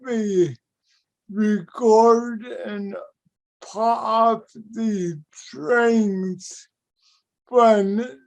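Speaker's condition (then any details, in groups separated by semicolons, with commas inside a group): Cerebral palsy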